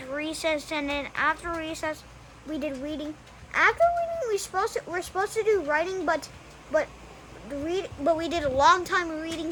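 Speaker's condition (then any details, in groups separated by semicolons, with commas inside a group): No condition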